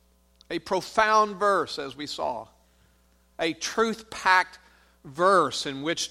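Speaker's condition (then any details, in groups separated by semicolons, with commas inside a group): No condition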